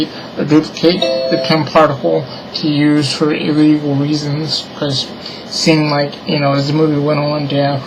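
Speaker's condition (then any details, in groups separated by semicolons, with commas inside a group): Cerebral palsy; diplegia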